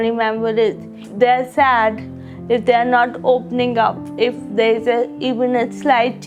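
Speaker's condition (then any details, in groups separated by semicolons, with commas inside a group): Cerebral palsy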